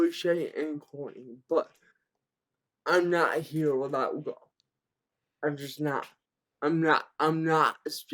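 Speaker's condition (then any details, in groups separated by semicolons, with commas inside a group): Cerebral palsy, severe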